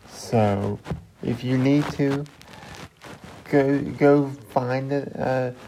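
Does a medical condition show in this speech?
Yes: cerebral palsy; wheelchair user.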